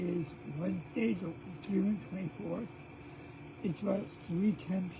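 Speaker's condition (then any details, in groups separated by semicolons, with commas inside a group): Cerebral palsy; present since birth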